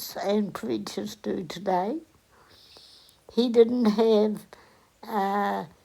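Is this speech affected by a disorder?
Yes: cerebral palsy; onset at 8 days old.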